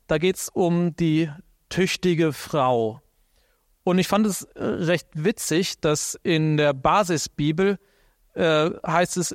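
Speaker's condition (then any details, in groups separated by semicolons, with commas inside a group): No condition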